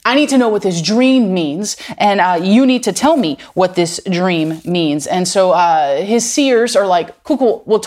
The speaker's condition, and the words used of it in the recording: None; typical speech.